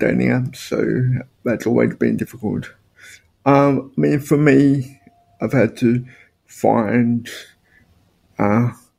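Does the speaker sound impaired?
Yes: spastic quadriplegic cerebral palsy; no intellectual component.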